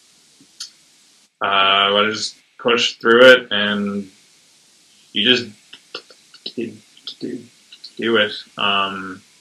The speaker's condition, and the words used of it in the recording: Stuttering. You're just like decently fluent for no reason, and you just kind of ride it.